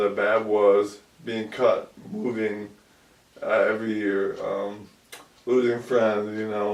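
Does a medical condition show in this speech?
Yes: ALS; about 2 years since onset.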